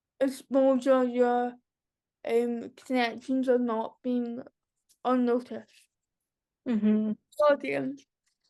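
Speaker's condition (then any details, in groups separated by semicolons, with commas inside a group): Cerebral palsy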